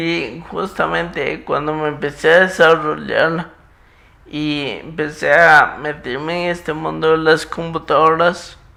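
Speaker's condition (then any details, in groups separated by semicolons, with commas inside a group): Muscular dystrophy; genetic, affects movement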